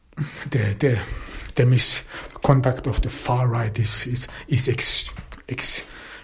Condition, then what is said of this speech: Stuttering. At least this is my own perception, so I don't know whether this is being perceived the same way.